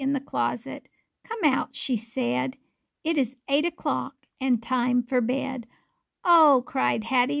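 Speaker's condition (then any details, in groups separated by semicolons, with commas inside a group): No condition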